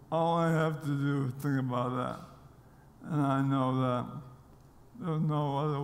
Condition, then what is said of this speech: ALS (motor neuron disease). See, on my way here, and actually last night, I wondered to myself, will this be the last time that I speak publicly?